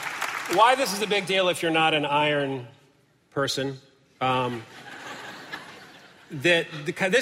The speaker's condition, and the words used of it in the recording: No condition.